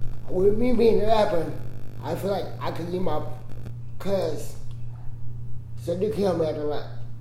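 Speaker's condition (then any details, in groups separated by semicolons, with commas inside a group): Cerebral palsy; congenital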